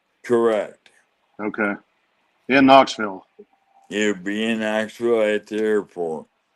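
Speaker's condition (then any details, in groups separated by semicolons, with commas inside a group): ALS; losing ability to talk and swallow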